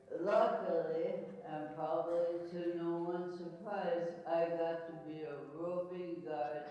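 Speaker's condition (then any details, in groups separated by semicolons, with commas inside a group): ALS; speech and swallowing changes present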